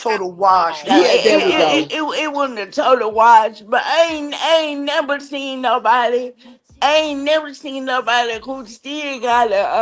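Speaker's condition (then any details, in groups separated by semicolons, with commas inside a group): Cerebral palsy; recognized around age 3 or 4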